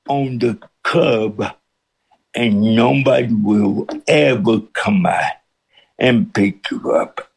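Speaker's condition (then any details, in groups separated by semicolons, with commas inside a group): Cerebral palsy with speech impediment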